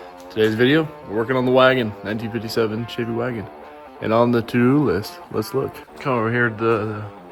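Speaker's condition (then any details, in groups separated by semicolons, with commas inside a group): No condition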